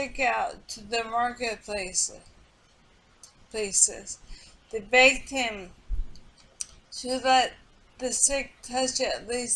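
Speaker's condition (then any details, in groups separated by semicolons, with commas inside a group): Multiple sclerosis; speech affected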